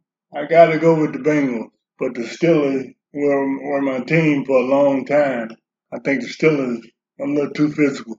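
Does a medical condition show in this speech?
Yes: Parkinson's disease; Parkinson's disease for quite a while, age 70; good days and bad days, feeling pretty good today, Parkinson's acting up.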